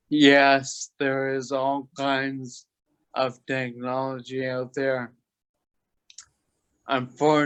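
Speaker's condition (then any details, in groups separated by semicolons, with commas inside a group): Toxic leukoencephalopathy, locked-in syndrome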